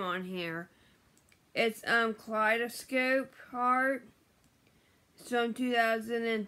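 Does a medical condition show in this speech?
Yes: brain injury; memory problems.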